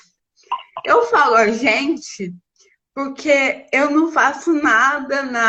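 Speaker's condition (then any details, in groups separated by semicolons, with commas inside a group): Cerebral palsy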